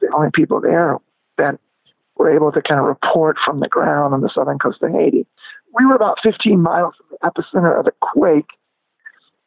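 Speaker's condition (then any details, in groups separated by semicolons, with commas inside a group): Spasmodic dysphonia; onset at peak of singing career, gradual, vocal cord, diagnosed 2-3 years after band ended, examined by throat camera; voice lost power, progressively weaker, lost vocal control, range shrank high and low, lost singing ability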